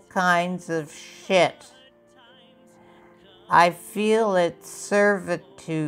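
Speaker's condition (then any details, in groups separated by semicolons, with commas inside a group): Multiple sclerosis; diagnosed at age 17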